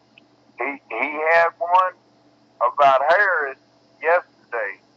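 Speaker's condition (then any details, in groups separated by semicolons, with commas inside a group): Cerebral palsy; bedbound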